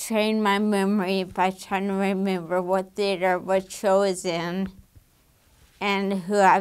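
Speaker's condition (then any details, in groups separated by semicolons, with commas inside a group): Damaged diaphragm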